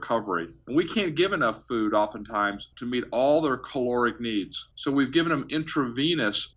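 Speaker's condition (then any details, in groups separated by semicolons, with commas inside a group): No condition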